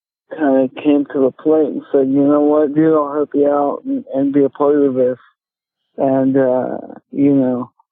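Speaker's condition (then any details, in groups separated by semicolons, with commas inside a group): Cerebral palsy; speech affected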